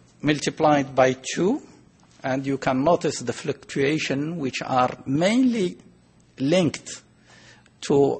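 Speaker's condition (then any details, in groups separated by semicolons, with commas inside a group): No condition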